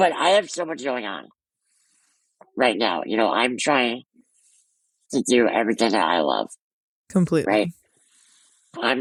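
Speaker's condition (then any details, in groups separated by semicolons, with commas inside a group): Muscular dystrophy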